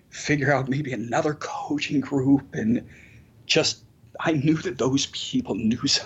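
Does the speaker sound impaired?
Yes: spasmodic dysphonia; voice changes began about 10 years ago, progressively worse over following year, many doctors missed diagnosis; vocal cords break open when speaking, breathy on certain syllables, can still communicate and be heard.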